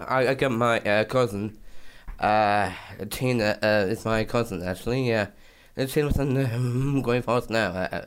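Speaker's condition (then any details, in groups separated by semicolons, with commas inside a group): Down syndrome; third copy of chromosome 21; speaking live in radio studio interview, short answers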